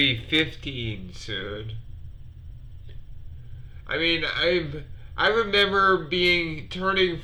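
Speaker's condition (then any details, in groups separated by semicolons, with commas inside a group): Multiple sclerosis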